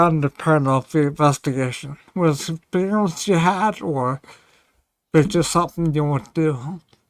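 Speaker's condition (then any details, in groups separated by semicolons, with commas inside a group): Ataxia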